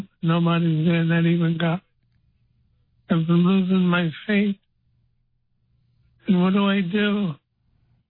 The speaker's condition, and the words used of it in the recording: Parkinson's disease. Losing the ability to walk, losing the ability to talk.